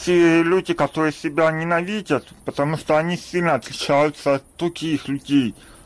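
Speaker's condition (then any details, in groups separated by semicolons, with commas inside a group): Deafness; congenital deafness, since birth, about 33 years, no hearing aid in childhood, attended school for deaf; able to speak despite poor hearing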